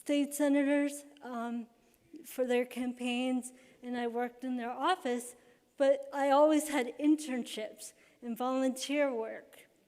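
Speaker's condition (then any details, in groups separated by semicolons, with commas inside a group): Cerebral palsy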